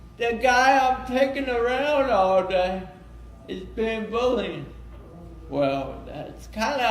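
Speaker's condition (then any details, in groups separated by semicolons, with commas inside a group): Cerebral palsy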